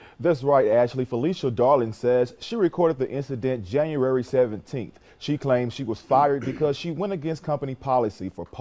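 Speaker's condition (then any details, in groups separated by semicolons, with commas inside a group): No condition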